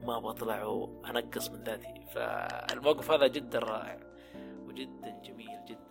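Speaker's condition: No condition

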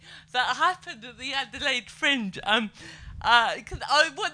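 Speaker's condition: Cerebral palsy; able to speak and move

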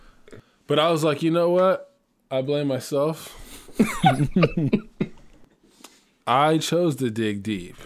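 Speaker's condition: No condition

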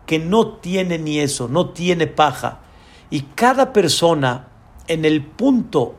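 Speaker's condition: No condition

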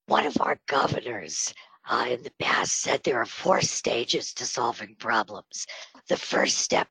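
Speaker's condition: Spasmodic dysphonia; sounds like Marilyn Monroe

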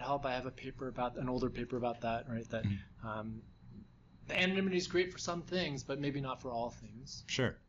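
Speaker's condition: No condition

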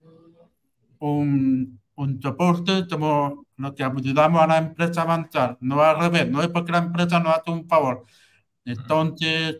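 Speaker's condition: Hearing loss with cochlear implant; cochlea dead

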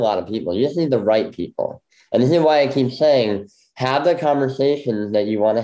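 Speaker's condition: Bilateral cleft lip; congenital bilateral

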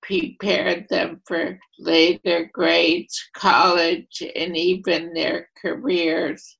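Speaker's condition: ALS; ALS affecting voluntary motor neurons, first primary lateral sclerosis diagnosis, second opinion Columbia med center; at least eight years since diagnosis, expected loss of walking; voice affected

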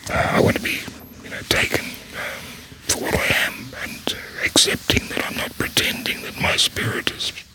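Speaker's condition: Laryngectomy, voice prosthesis

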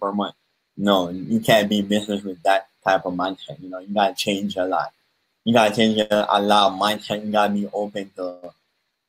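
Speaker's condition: Cleft palate; congenital cleft palate, speech impediment since birth

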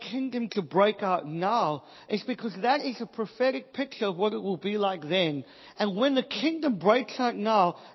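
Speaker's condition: Cleft palate, Pierre Robin syndrome

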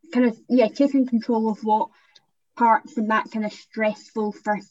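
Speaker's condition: Cleft palate, Van der Woude syndrome; often not understood by new people, cannot say s sounds, stutters or says nothing when flustered

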